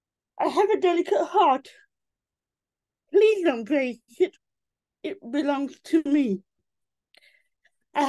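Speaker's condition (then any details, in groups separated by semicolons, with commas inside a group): Cerebral palsy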